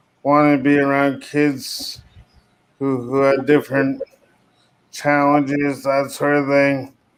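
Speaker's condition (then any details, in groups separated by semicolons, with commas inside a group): Cerebral palsy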